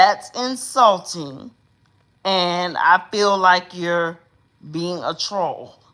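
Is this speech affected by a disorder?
Yes: cerebral palsy.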